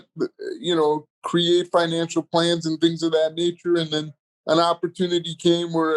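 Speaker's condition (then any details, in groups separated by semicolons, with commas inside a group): Cerebral palsy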